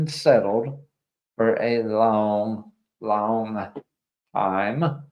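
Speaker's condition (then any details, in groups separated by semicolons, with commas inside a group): ALS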